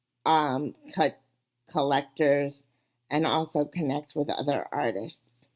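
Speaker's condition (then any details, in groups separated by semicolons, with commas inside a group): Cerebral palsy; wheelchair user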